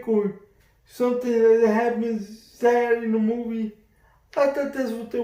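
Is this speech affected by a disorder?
Yes: cerebral palsy.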